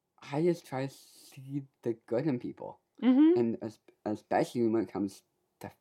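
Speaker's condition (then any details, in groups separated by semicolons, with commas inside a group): Down syndrome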